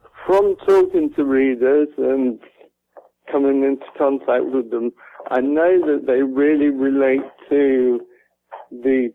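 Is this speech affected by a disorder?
Yes: cerebral palsy; caused by doctors' negligence at delivery.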